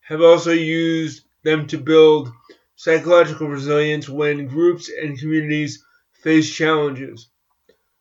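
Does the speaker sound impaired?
Yes: cerebral palsy; walks with crutches.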